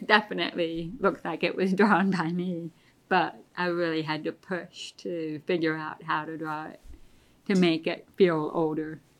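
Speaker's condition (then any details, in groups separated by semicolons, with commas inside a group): Deafness; pretty bad tinnitus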